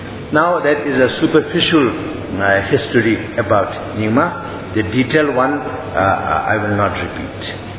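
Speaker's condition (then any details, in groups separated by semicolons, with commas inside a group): No condition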